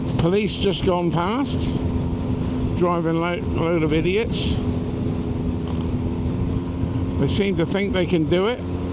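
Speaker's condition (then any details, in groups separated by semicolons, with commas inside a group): No condition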